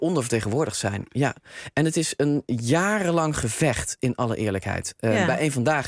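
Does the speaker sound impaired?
No.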